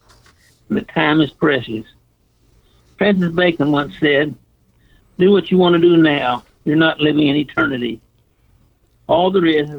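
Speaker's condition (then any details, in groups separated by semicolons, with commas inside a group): Parkinson's disease; says people with Parkinson's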